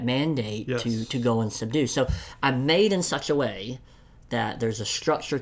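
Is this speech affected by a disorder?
Yes: cleft lip and palate; listener heard 'palate' as 'pilot', self-described enunciation not always good, attributed to being from Tennessee.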